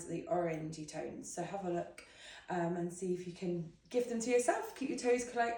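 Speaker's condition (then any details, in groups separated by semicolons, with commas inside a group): No condition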